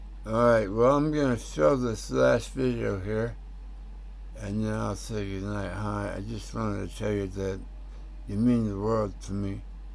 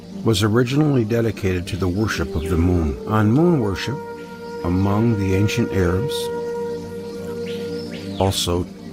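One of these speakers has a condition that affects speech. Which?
The first: tongue cancer; tongue tumor, radiation and chemotherapy; tumor cleared, on immunotherapy, radiation after-effects, congestion; tongue swollen from radiation, voice too weak to read aloud, congestion.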